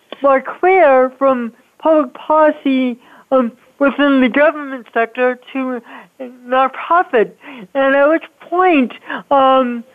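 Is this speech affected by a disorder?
Yes: cerebral palsy; congenital, diagnosed age 2, impacts movement and speech, partially deaf left ear, part c speech therapy; speech affected by cerebral palsy.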